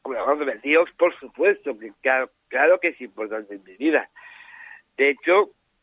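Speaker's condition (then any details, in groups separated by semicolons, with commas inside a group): Down syndrome; trisomy 21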